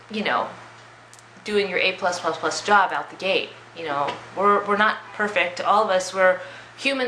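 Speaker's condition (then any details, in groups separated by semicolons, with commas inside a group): No condition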